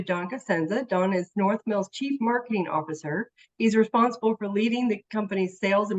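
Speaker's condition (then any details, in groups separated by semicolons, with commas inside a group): No condition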